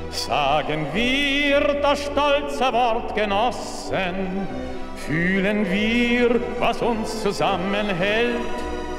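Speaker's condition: No condition

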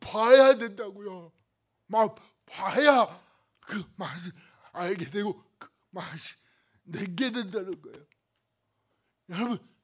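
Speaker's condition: Cerebral palsy; cervical spine c2 to c7 damaged

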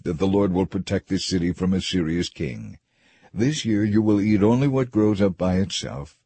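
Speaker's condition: No condition

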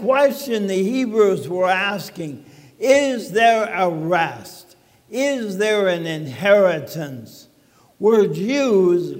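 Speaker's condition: ALS; talking funny

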